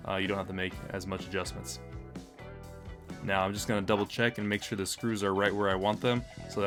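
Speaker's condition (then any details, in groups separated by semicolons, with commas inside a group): No condition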